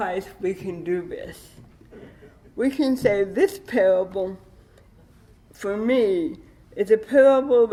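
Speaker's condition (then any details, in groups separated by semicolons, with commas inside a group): Cerebral palsy with dystonia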